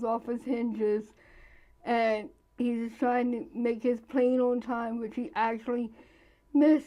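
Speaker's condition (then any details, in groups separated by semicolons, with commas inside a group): Cerebral palsy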